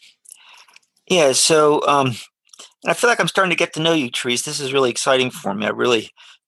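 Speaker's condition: No condition

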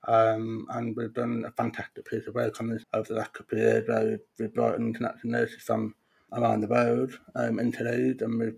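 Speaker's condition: Profound deafness; talks despite consultant predicting no speech and need for sign language

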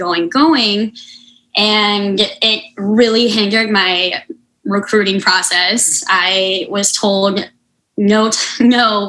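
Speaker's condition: Unilateral cleft lip and palate, severe

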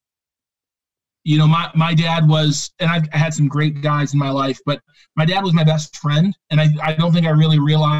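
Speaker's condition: No condition

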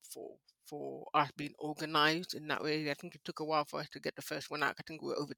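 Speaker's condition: High-frequency hearing loss, speech impediment, mild; lifelong high-frequency hearing loss, not deaf, hears low frequencies and deep voices, bells; voice judged clear on audio by host, face and hand cues absent on audio; cannot pronounce certain words often starting with ch, never heard

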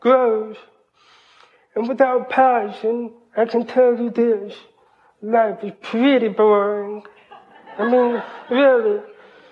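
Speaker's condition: Hearing loss, cochlear implant; doctors predicted poor speech at age 5, parents pushed speaking over sign language

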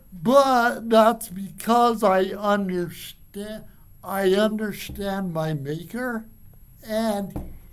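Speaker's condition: Cerebral palsy; from birth, resource and special ed in elementary school, childhood bike riding and teen hiking limited

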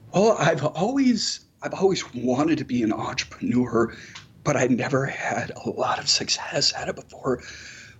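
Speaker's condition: Spasmodic dysphonia; can still communicate and be heard

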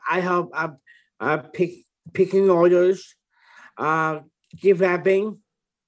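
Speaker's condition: Down syndrome; from birth, incomplete intestine, intestinal bypass surgery on day three, heart defect with two holes, congestive heart failure, open heart surgery in infancy

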